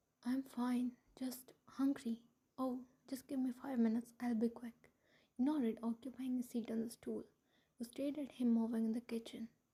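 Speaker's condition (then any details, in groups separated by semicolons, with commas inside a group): No condition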